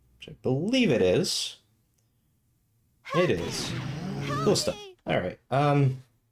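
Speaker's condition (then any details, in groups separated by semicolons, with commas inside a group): No condition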